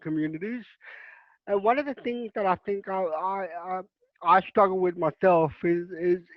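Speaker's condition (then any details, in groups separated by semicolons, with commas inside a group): Cerebral palsy; significant disability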